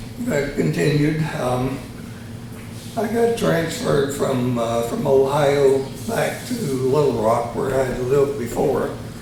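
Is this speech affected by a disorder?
Yes: tongue cancer surgery; both sides of tongue.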